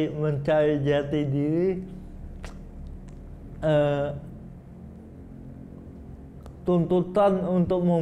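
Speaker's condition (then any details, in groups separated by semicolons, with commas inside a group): Cerebral palsy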